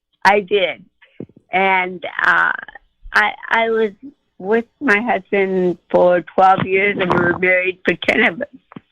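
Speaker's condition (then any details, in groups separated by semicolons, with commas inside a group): Cerebral palsy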